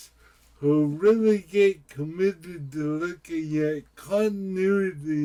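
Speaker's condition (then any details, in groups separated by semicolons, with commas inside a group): Cerebral palsy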